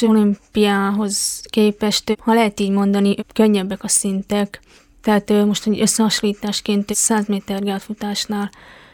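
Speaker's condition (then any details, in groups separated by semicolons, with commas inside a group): Deafness; congenital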